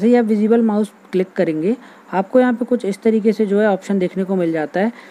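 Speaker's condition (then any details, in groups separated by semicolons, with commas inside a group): No condition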